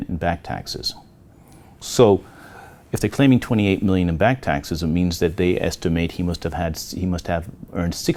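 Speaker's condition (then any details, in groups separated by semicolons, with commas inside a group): No condition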